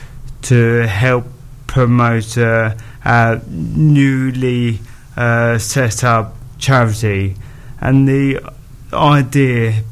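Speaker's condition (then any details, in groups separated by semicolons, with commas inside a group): Motor neurone disease; progressive neurological disorder affecting muscles throughout the body; speech heavily impacted, slowed down, slurred around the edges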